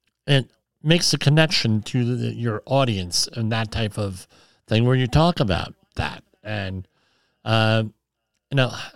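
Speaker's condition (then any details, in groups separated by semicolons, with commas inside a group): Cleft lip and palate; present since childhood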